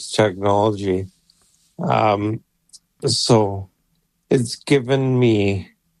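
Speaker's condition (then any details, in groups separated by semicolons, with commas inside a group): ALS; voice failing, banked voice for AI speech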